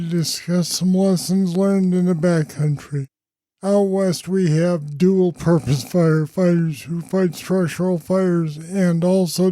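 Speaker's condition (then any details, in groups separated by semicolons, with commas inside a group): Parkinson's disease; deep brain stimulators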